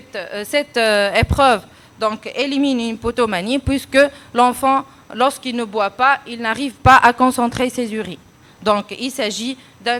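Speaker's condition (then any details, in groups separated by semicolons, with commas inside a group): No condition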